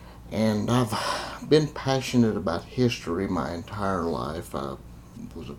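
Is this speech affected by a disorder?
Yes: cerebral palsy; congenital cerebral palsy.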